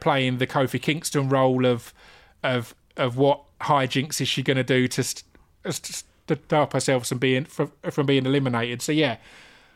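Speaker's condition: Stammer; struggles with hard g sounds, had pet renamed Finley to avoid hard g name; repeated sounds, repeated words

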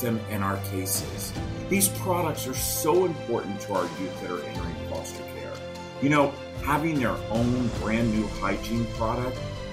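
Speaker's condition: No condition

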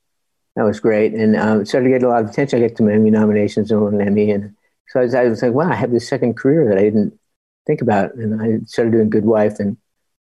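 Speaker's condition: Parkinson's disease; Parkinson's about 30 years, spinal tumor removed to prevent paralysis, relearned walking mechanics afterward; after back surgery, trouble recalling lines, could not speak them as intended

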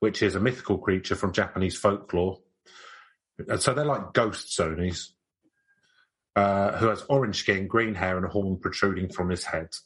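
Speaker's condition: No condition

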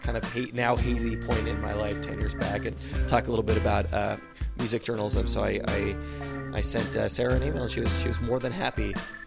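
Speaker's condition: No condition

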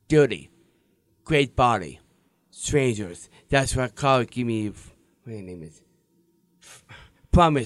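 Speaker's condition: Down syndrome

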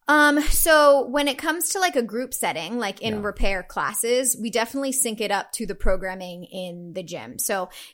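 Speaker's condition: No condition

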